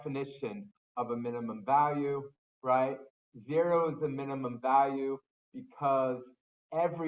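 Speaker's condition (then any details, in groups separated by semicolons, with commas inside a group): No condition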